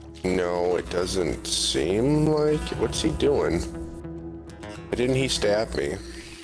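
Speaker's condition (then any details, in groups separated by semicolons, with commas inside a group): No condition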